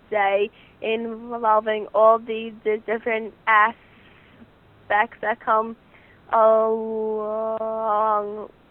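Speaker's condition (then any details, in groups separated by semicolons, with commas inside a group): Stuttering; stuttering since beginning to talk, speech therapy with own speech therapist; about 18, starting college, therapy every two weeks, summer three-session intensive, Friends National Association; needs extra time to speak, letters to teachers, friends avoid filling in words; prolonged sounds, blocks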